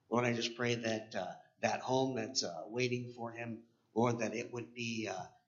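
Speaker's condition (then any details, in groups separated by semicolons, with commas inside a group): Cleft palate; congenital cleft palate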